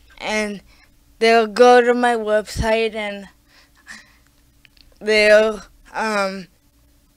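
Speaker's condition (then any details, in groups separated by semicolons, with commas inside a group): Cerebral palsy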